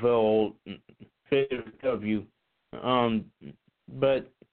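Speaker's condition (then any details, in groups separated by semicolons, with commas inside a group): Cerebral palsy; cannot be hidden when acting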